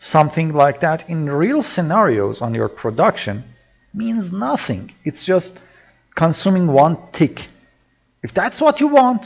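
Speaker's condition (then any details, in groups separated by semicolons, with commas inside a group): No condition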